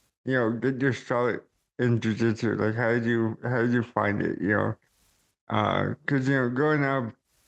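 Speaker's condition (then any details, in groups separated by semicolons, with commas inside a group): Cerebral palsy; caused by stroke at birth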